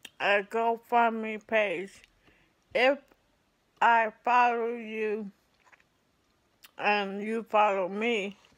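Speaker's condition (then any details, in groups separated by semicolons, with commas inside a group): ALS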